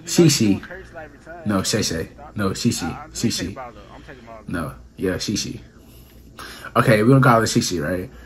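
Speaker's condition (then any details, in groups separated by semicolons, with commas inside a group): No condition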